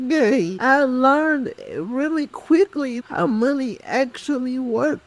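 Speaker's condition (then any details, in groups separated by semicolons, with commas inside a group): Cerebral palsy; speech affected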